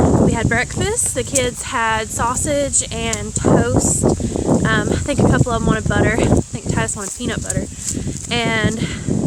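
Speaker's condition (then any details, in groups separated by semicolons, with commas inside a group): No condition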